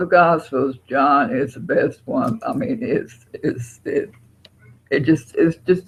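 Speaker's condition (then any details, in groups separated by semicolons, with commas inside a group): Parkinson's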